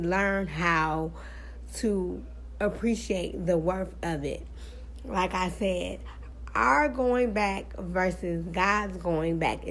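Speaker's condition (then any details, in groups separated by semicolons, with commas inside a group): Cerebral palsy, spastic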